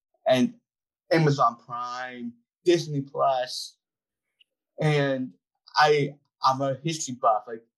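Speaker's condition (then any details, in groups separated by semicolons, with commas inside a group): Down syndrome; adult man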